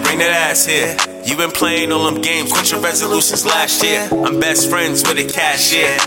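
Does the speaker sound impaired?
No.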